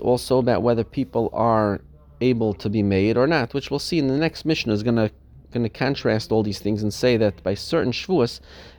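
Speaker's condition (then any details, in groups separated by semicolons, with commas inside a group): No condition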